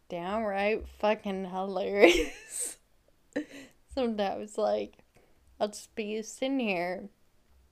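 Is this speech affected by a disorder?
Yes: Friedreich's ataxia; wheelchair user.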